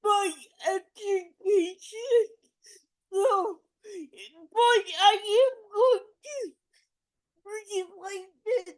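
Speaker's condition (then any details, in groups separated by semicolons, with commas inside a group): Cerebral palsy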